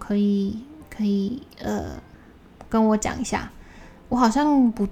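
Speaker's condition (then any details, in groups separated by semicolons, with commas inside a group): No condition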